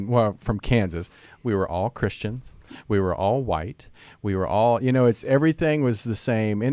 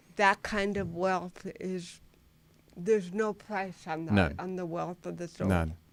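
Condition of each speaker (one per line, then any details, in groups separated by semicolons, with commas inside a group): No condition
Cerebral palsy; lifelong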